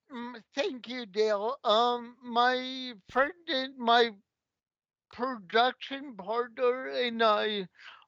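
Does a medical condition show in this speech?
Yes: cerebral palsy; slow walking.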